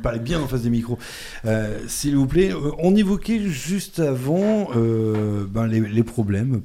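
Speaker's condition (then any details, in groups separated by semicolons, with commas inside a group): No condition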